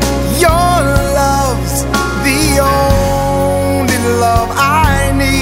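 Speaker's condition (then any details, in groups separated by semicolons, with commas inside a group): No condition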